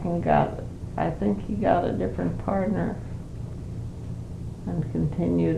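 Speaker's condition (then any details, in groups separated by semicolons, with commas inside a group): Parkinson's; not very able to do much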